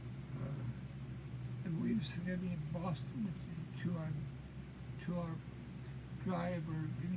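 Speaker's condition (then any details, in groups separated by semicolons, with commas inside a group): Cerebral palsy; present since birth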